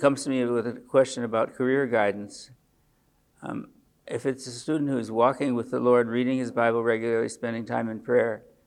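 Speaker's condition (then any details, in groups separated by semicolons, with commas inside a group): Parkinson's disease; age 74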